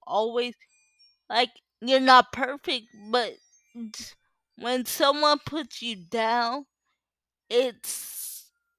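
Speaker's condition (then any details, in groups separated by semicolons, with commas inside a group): Cerebral palsy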